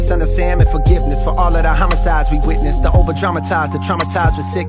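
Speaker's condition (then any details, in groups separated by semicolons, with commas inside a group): No condition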